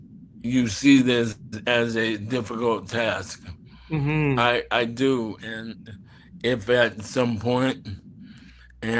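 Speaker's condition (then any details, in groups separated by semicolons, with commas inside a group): ALS; throat muscles affected, speech slowed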